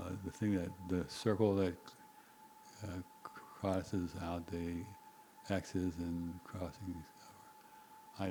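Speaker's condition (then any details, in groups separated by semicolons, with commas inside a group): Parkinson's disease; very quiet speech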